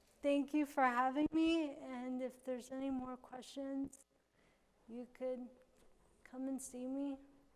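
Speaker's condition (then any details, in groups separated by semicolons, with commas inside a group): Cerebral palsy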